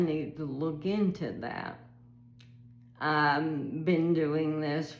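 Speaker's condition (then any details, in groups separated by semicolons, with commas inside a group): ALS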